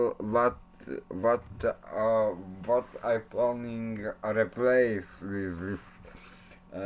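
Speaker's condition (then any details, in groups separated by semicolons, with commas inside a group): Cerebral palsy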